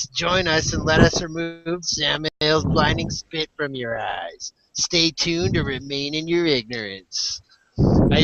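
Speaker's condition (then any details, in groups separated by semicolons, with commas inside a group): No condition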